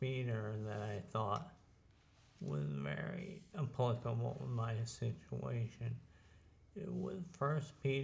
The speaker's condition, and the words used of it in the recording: ALS (motor neuron disease). This crippling disease has already taken some of his speaking ability.